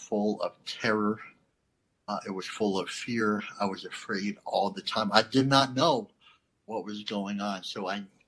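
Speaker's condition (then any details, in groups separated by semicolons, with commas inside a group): Cleft lip and palate; congenital cleft lip and palate, not fully formed at birth; lisp, stuttering and unclear speech as a child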